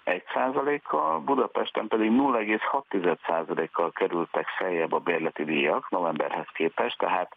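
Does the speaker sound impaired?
No.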